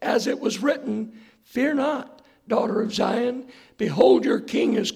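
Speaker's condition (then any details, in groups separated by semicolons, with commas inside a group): Hoarseness after vocal cord surgery; not smooth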